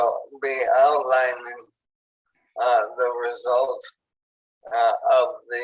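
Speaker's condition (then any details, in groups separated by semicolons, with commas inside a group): ALS; onset in hands and arms, tracheostomy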